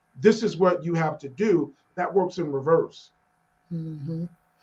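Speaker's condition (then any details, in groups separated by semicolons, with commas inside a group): No condition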